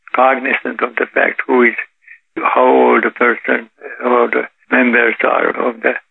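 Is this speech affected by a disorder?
Yes: Parkinson's disease; Parkinson's detected about 8 years ago, now 84, daily yoga practice and 3-mile walks credited; symptoms reportedly undetectable by others.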